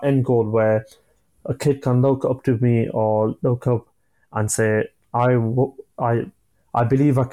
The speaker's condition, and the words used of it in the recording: Stuttering. Like, I have a stammer, but I don't care.